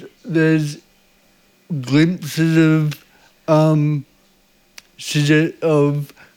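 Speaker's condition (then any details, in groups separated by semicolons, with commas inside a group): Cerebral palsy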